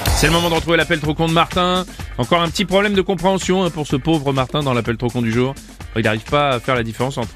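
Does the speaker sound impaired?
No.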